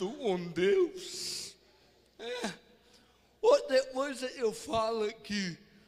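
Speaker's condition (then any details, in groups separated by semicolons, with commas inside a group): Cerebral palsy; no speech as child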